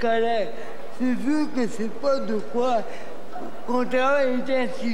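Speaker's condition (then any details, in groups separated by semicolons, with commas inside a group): Cerebral palsy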